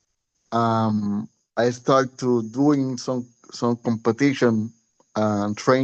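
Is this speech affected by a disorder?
Yes: cerebral palsy; since five months old.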